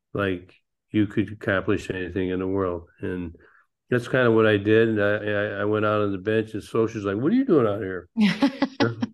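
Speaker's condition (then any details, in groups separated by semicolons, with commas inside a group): Parkinson's disease; man nearly 66, no longer flies planes because of Parkinson's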